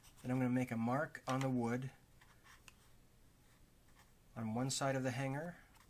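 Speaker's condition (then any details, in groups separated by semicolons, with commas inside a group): No condition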